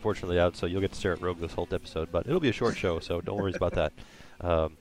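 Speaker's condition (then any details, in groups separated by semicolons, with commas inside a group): No condition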